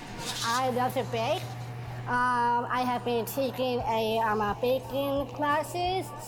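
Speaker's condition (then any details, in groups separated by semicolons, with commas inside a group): Down syndrome; congenital, present from birth; age 28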